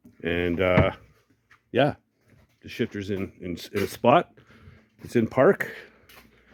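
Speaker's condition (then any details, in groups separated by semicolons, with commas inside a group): No condition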